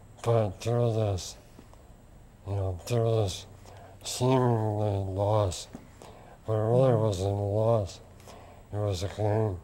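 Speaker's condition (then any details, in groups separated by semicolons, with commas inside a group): Lou Gehrig's disease; onset index finger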